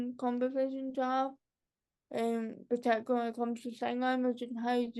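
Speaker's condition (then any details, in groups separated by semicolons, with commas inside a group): Cerebral palsy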